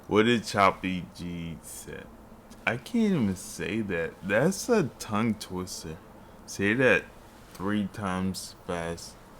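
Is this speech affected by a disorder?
Yes: multiple sclerosis.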